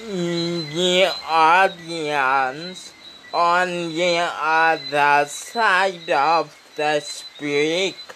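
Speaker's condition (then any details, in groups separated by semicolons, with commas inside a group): Speech impediment; no speech therapy yet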